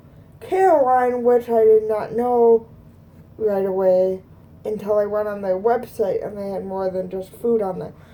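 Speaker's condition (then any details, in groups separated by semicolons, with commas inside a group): Cerebral palsy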